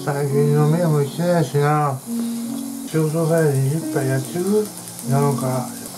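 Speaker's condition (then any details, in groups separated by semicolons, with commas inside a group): Tongue cancer, partial glossectomy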